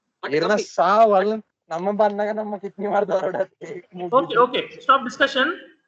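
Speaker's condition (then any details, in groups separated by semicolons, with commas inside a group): No condition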